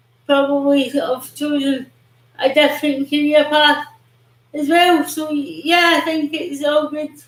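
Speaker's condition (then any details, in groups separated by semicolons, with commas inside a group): Cerebral palsy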